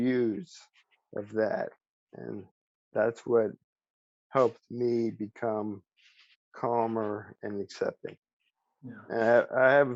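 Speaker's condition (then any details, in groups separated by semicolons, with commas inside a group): ALS; speech still preserved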